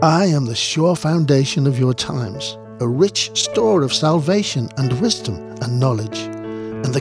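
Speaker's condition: No condition

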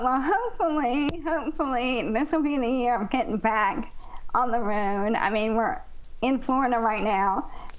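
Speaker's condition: ALS; ALS over 15 years since diagnosis, weak diaphragm, feeding tube placed about 5 years ago; does much independently, only vitamins and one ALS medicine, 6-monthly PT, speech, neurology; used amplifier much of the time to be heard

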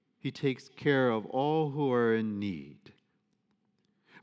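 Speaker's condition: No condition

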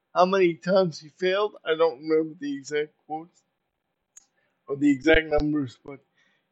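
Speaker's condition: Cerebral palsy; uses power wheelchair

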